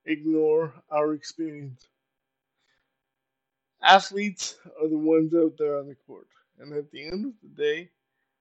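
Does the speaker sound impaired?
Yes: cerebral palsy; uses power wheelchair.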